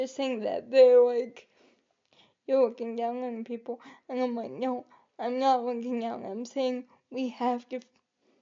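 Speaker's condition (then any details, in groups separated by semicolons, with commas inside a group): Cerebral palsy; quadriplegic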